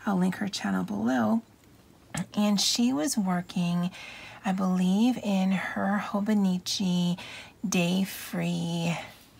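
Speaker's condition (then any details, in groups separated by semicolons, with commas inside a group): No condition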